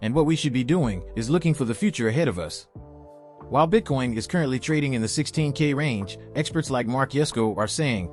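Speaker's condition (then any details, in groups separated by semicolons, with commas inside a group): No condition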